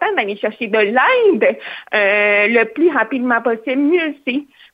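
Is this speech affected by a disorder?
Yes: hearing loss, cochlear implant; hard of hearing, cochlear implant received at age 4, operated very young; lip-reads, masks make lip-reading harder, uses interpreters and special-education teacher (orthopédagogue).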